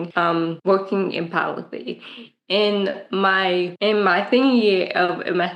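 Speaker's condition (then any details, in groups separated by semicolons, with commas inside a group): Cerebral palsy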